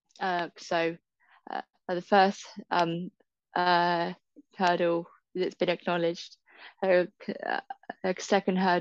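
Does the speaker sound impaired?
Yes: stammer; stammer since school age, about 2 years of therapy, told unlikely to go away; copes in everyday situations, more confident and accepting of own speech, good and bad days; words don't come out, worse when tired, less fluent some days, needs more time and patience; here blocks.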